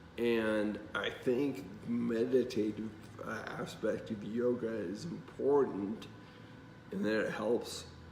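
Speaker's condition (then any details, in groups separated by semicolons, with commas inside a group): Traumatic brain injury; caused by failed tumor surgery; 27 years since injury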